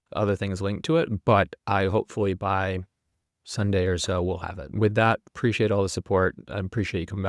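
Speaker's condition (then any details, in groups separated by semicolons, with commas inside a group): No condition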